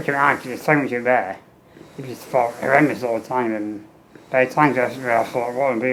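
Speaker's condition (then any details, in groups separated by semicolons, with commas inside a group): Muscular dystrophy; wheelchair user, tracheostomy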